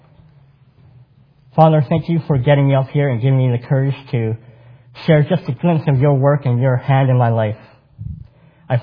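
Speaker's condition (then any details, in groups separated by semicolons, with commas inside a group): Cleft palate; congenital cleft palate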